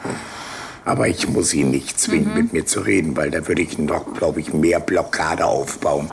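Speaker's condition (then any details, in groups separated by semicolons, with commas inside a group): Laryngectomy after laryngeal cancer; total laryngectomy for laryngeal cancer, shunt valve voice prosthesis in tracheoesophageal fistula; presses tracheostoma shut, air redirected to pharynx, pharyngeal segment vibrates like vocal folds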